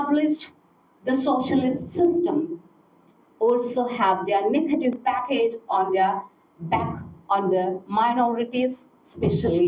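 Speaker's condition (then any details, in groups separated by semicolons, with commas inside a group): No condition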